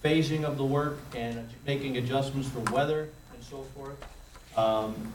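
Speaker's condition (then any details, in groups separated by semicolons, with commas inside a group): No condition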